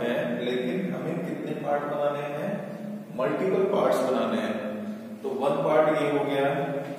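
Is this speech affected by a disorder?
No.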